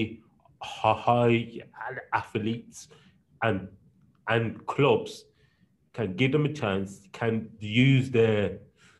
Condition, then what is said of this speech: Stuttering. Yeah, everybody's scared of certain things, but have to try to speak to people slowly.